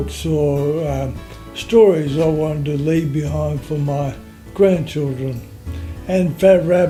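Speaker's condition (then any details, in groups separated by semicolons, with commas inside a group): Motor neurone disease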